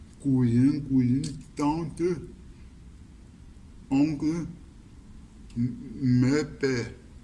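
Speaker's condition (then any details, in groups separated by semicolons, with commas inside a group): Cerebral palsy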